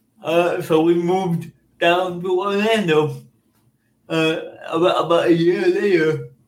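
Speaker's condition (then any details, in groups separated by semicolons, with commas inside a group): Cerebral palsy; speech impairments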